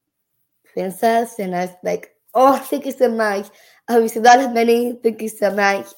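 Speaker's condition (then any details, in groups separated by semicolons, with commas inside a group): Down syndrome; age 14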